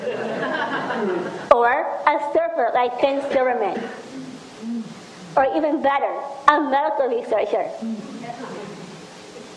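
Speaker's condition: Down syndrome; extra chromosome; speech problems

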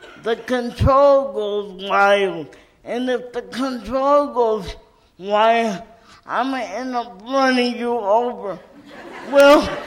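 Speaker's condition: Cerebral palsy; cerebral palsy from birth

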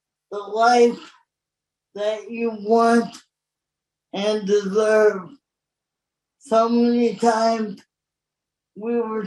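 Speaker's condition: Cerebral palsy; age 51

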